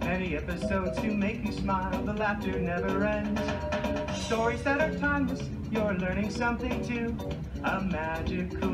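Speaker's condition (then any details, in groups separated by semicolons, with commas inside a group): No condition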